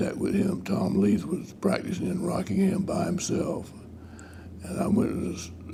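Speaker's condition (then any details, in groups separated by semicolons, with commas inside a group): Parkinson's disease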